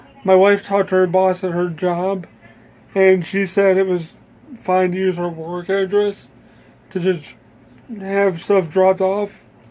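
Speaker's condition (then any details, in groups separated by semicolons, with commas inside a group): Cerebral palsy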